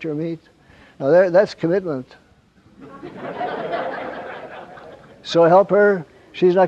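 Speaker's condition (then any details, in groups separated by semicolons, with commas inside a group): Parkinson's; wakes at night, gets up around 3 am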